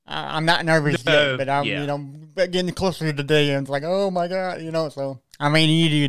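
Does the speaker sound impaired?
Yes: cerebral palsy; present from birth.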